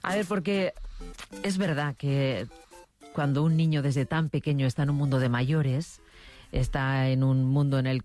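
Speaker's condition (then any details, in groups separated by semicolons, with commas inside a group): No condition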